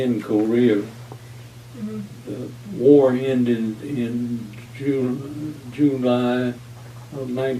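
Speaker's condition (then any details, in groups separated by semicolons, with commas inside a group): Parkinson's disease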